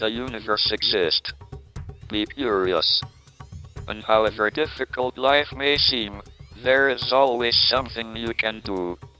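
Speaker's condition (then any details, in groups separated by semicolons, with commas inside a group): Motor neurone disease, speech-generating device; onset age 21 during Cambridge PhD, tracheostomy after pneumonia at CERN, cannot walk, wheelchair user; speaks only through computerized voice; early speech impediment, steadily worsened, voice lost after tracheostomy, earlier thumb-controlled voice box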